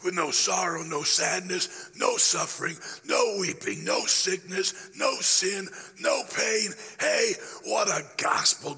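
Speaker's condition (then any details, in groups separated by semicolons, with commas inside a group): Laryngeal cancer after radiation, growth on voice box treated with radiation and chemotherapy; a little over a year since discovery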